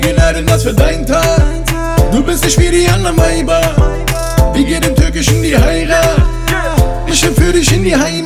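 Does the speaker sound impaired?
No.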